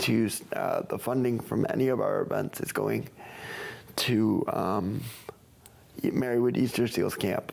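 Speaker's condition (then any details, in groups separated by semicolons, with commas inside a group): Cerebral palsy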